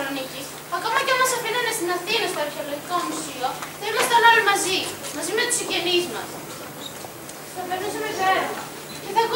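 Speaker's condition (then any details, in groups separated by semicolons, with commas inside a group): No condition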